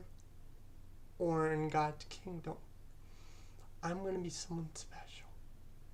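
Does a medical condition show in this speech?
Yes: cerebral palsy; present from birth.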